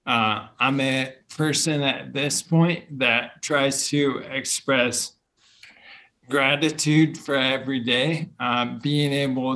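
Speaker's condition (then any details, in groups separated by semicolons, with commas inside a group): Bulbar onset ALS; speech problems first, at first only after alcohol, later in everyday life, disease taking speaking away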